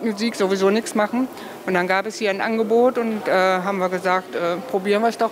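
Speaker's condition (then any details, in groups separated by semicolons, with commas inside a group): Hard of hearing or deaf; uses sign language, sings and signs simultaneously in choir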